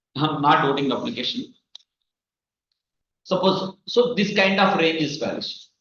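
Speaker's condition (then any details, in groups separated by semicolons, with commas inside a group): No condition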